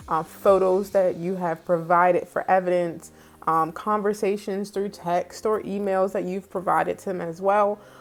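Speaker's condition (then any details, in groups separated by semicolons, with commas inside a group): No condition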